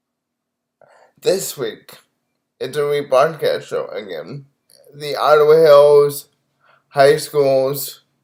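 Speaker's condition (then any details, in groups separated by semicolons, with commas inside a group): Cerebral palsy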